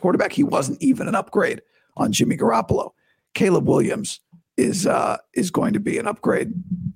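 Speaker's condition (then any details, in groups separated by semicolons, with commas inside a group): Vocal cord surgery recovery; best in two weeks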